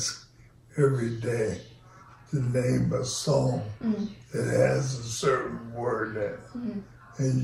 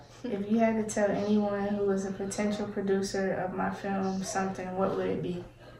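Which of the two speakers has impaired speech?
The first: ALS; onset left foot drop, then left leg weakness; progressed, needs help from others.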